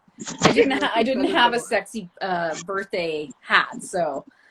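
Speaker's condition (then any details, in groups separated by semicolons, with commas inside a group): No condition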